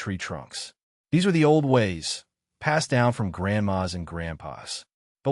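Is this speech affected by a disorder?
No.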